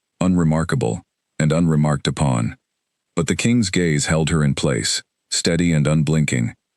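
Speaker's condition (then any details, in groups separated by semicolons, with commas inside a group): No condition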